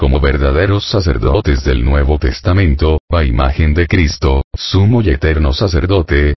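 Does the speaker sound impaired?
No.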